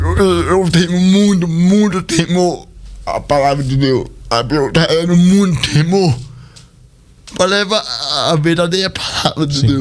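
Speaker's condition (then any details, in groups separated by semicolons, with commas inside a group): Cerebral palsy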